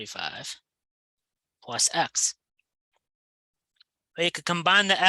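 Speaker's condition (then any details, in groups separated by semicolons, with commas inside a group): No condition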